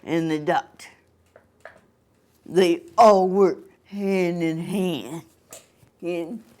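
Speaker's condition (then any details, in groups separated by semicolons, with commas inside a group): Cerebral palsy; cerebral palsy, from birth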